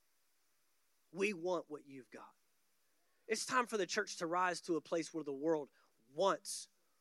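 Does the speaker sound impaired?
No.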